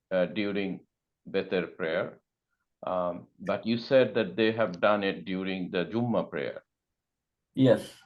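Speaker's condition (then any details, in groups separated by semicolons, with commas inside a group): No condition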